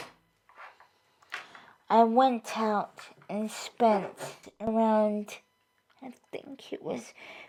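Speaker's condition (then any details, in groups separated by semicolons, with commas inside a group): Cerebral palsy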